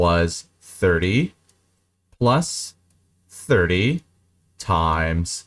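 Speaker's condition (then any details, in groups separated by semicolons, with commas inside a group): No condition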